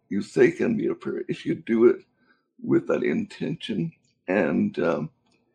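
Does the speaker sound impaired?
Yes: cerebral palsy; cerebral palsy since birth.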